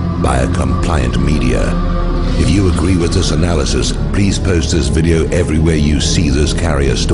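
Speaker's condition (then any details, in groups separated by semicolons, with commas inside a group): No condition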